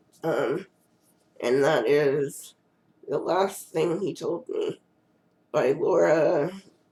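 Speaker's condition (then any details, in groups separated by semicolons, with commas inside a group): Cerebral palsy; first word not said quite right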